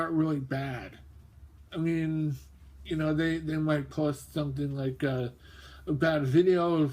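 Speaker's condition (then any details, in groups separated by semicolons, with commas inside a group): Mobius syndrome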